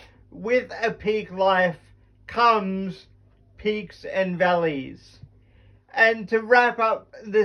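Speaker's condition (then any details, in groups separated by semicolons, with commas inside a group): Cerebral palsy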